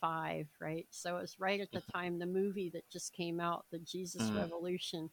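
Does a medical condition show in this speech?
Yes: cleft palate; congenital, very severe, no nose, no upper lip, 26 surgeries, speech therapy for 11 years.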